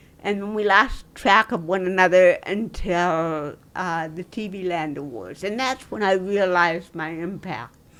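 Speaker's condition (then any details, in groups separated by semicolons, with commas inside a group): Dystonia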